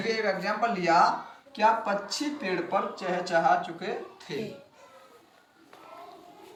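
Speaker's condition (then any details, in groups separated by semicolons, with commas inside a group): No condition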